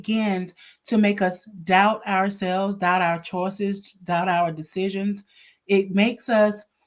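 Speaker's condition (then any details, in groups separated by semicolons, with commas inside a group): No condition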